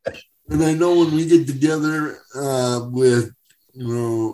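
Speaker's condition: Cerebral palsy; uses wheelchair for mobility

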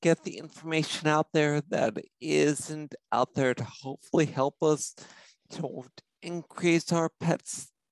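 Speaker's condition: Spinocerebellar ataxia; puzzled doctors for almost 40 years before diagnosis

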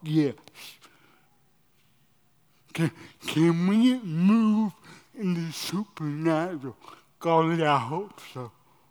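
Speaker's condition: Cerebral palsy

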